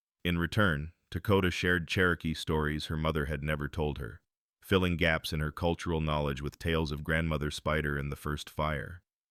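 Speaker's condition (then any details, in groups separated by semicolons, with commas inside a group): No condition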